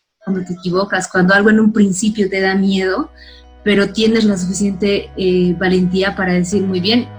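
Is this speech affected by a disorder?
No.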